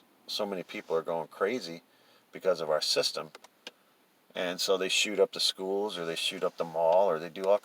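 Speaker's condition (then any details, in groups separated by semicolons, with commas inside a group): No condition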